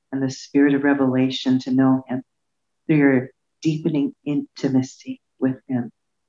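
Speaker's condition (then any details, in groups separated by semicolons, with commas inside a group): No condition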